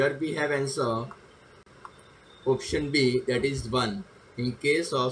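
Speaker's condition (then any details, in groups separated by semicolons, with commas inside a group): No condition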